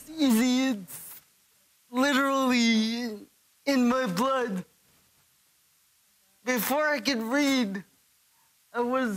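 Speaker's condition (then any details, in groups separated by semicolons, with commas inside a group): Cerebral palsy; wheelchair user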